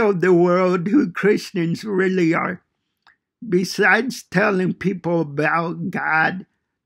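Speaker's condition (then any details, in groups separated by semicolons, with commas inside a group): Cerebral palsy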